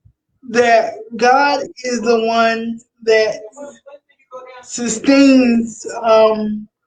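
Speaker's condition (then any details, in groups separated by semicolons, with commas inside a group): Cerebral palsy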